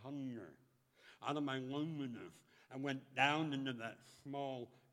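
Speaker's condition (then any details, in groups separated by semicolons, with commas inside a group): Speech impediment; voicing with clothespin on nose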